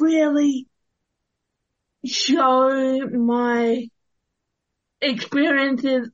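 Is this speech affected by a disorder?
Yes: cerebral palsy; worsened at start of year 12, low energy, poor balance, unable to move for days, therapies during schooling.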